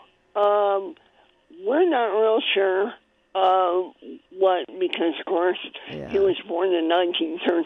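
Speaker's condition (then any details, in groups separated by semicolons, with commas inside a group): Cleft palate; congenital, had to be fed with a spoon at one point in early childhood; spoon feeding needed at one point in early childhood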